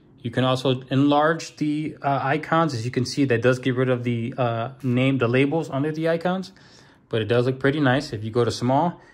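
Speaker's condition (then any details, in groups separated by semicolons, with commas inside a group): No condition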